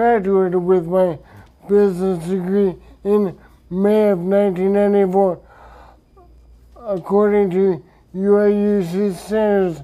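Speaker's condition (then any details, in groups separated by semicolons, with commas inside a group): Traumatic brain injury; speech affected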